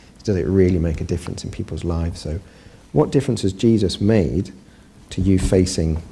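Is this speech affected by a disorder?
No.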